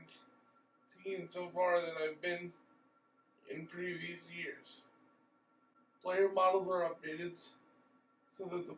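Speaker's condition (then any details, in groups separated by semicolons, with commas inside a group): Cerebral palsy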